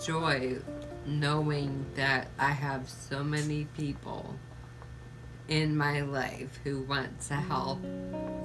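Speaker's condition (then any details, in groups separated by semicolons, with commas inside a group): ALS; slightly altered from tongue difficulty, harder swallowing, no sound when breathless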